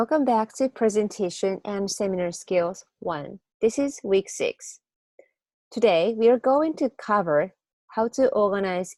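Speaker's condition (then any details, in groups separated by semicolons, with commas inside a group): No condition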